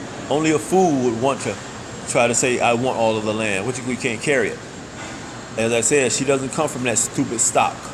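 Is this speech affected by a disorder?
No.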